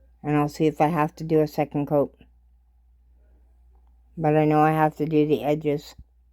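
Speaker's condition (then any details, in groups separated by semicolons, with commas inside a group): Cerebral palsy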